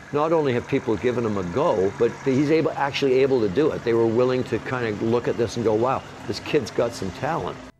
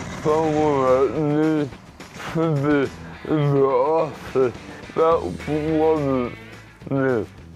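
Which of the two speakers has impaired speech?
The second: cerebral palsy; cannot run.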